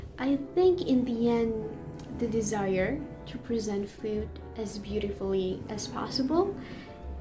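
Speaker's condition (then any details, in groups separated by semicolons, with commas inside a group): No condition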